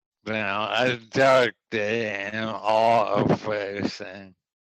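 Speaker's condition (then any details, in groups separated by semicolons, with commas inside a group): ALS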